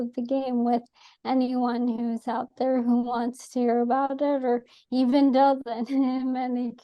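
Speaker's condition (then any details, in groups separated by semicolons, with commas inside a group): ALS; atypical case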